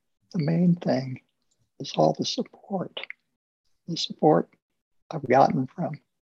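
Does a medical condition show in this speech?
Yes: ALS; ALS diagnosed about 2.5 years ago, full-time wheelchair, cannot really move arms and legs, feeding tube; moves only index finger, clicker controls computer screen, 90% nutrition via feeding tube; voice too weak for interviews, little voice today, breathless sooner, less swallow, easy-swallow foods only.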